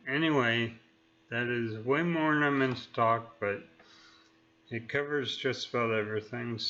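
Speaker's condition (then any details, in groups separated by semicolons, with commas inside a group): Neurological disease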